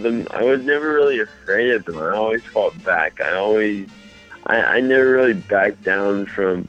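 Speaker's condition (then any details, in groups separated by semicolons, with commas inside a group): Mild cerebral palsy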